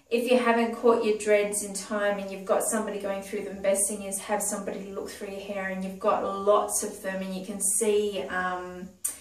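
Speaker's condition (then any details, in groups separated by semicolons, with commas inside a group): No condition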